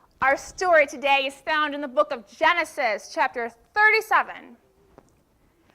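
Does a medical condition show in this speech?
No.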